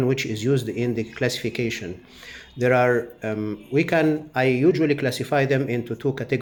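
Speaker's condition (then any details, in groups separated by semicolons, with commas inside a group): No condition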